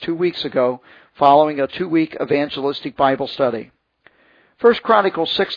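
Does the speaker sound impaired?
No.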